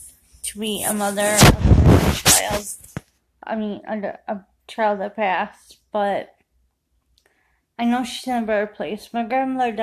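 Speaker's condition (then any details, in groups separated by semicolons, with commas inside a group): Cerebral palsy; affects walking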